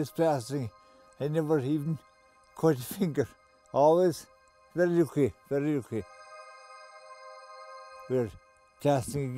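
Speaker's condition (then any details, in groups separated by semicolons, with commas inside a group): Head injury from fall; workplace fall; speech lost then returned, not as good as before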